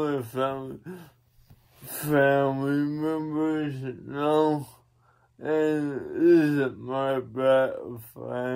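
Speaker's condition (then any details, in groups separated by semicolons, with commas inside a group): Cerebral palsy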